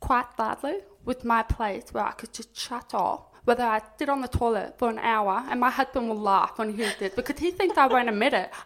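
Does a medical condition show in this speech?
Yes: profound deafness; speech therapy in childhood, able to talk, oral communicator.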